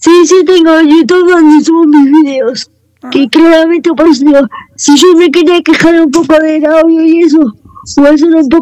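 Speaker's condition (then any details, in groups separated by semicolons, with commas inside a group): Cerebral palsy; wheelchair user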